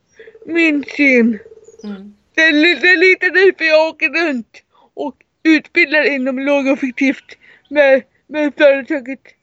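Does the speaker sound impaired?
Yes: cerebral palsy; severe, wheelchair user.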